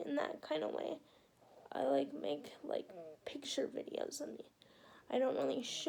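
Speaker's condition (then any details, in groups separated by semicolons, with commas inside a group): Quadriplegic cerebral palsy; spastic quadriplegic type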